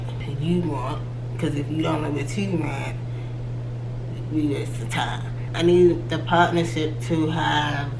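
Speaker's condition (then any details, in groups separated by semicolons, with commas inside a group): Cerebral palsy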